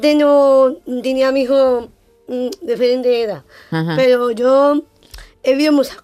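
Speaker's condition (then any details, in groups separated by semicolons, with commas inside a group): Down syndrome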